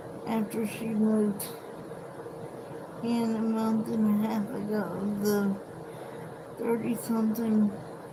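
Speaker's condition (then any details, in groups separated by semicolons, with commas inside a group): Cerebral palsy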